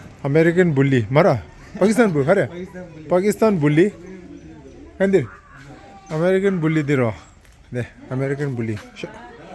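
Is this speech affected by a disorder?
No.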